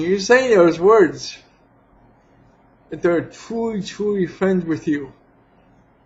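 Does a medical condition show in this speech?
Yes: cerebral palsy; has had surgery.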